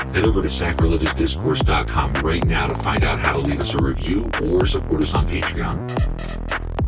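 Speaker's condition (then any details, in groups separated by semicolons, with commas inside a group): No condition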